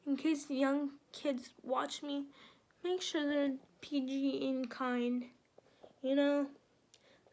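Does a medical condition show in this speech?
Yes: quadriplegic cerebral palsy; spastic quadriplegic type, hip surgery, one leg angled.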